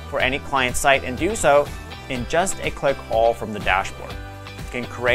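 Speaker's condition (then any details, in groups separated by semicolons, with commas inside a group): No condition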